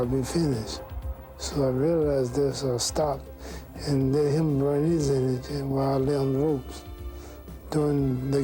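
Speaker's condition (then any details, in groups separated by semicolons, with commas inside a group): Parkinson's syndrome; sometimes slurred speech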